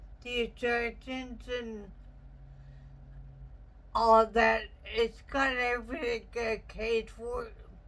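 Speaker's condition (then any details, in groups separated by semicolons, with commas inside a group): Traumatic brain injury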